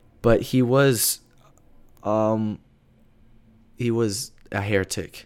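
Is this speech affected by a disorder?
No.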